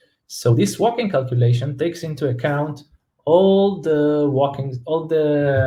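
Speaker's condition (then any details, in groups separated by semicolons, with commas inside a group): No condition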